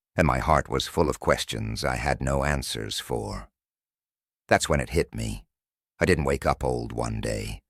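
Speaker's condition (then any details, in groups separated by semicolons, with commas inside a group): No condition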